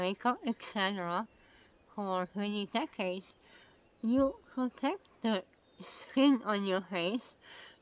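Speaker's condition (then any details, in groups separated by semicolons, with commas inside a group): Oral cancer; tracheostomy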